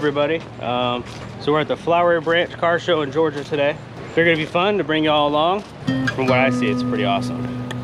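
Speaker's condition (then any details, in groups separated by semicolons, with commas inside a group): No condition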